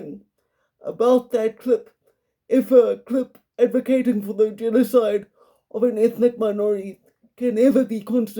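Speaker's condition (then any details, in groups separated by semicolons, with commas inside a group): Quadriplegic cerebral palsy, severe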